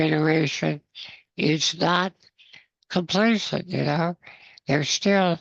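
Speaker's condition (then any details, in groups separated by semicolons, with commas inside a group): Spinal muscular atrophy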